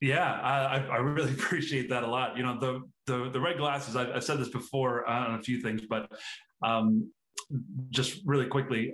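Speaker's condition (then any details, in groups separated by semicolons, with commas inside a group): Stuttering; lifelong genetic stutter, onset early childhood, weekly speech therapy kindergarten to ninth grade, then dismissed; well controlled, hides stutter well, occasional very stuttery days, rarely stutters when performing magic; words sometimes don't come out as intended or when intended; repeated words, prolonged sounds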